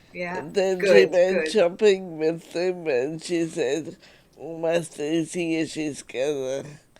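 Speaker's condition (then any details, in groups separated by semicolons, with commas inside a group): Multiple sclerosis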